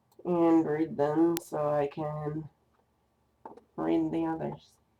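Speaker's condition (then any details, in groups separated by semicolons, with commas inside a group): Cerebral palsy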